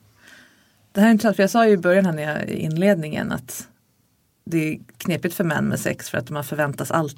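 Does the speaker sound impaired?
No.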